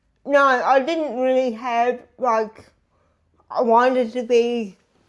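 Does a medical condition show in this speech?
Yes: disability affecting speech.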